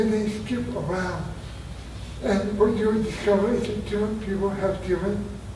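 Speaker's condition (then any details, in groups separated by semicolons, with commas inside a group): Traumatic brain injury; near-fatal injury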